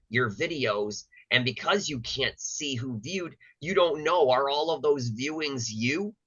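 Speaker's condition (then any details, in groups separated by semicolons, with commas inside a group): No condition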